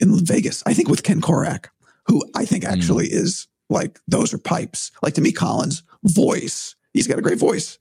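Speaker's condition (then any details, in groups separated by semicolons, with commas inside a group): Vocal cord surgery; vocal cord problem, not uncommon, long search for diagnosis, vocal cord surgery by ear nose and throat surgeon; voice compromised, objectively worse than usual, unsure if voice returns to 100%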